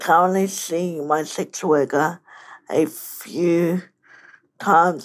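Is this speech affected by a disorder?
Yes: cerebral palsy.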